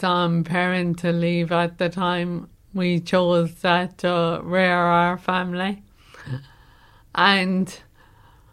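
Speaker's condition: Motor neuron disease; voice affected, voice among everyday things no longer managed

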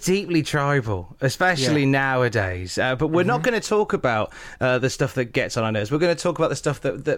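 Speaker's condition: No condition

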